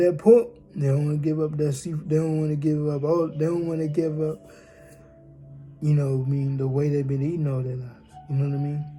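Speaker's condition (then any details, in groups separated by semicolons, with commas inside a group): Cerebral palsy; from birth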